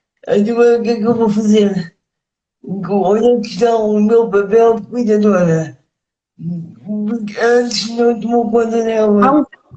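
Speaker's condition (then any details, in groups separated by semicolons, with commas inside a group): Cerebral palsy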